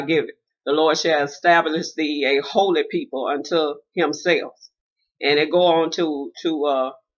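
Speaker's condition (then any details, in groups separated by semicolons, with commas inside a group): No condition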